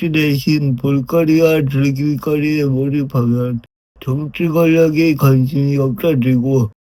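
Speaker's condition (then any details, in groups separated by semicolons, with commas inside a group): Brain lesion disability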